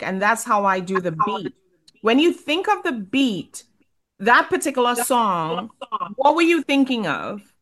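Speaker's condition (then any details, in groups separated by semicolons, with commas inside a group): No condition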